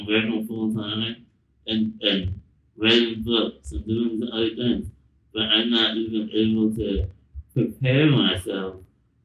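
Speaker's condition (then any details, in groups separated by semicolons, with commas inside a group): Spinal muscular atrophy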